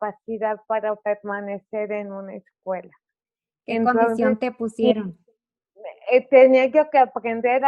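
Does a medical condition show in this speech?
Yes: cerebral palsy; articulation affected.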